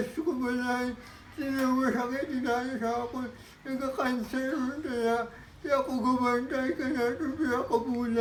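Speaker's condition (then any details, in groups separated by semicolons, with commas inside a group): X-linked dystonia parkinsonism; left-sided symptoms, left hand; diagnosis confirmed by specialist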